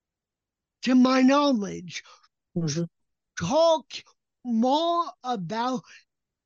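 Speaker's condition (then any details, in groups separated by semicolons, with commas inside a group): Cerebral palsy; calm voice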